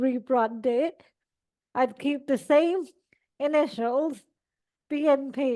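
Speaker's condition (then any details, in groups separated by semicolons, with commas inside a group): Cerebral palsy; all four limbs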